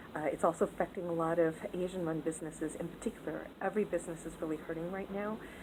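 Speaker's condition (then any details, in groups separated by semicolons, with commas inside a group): No condition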